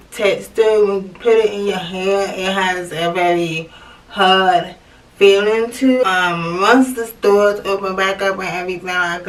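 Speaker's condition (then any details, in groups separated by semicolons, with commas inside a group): Cerebral palsy; from birth, left leg affected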